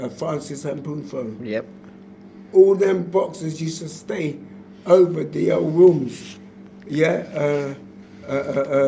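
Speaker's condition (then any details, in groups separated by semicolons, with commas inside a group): Motor neurone disease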